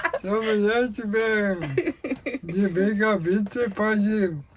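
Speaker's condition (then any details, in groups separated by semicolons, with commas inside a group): Amyotrophic lateral sclerosis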